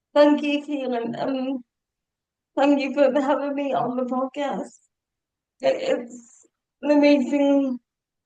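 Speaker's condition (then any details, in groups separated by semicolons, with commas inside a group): Cerebral palsy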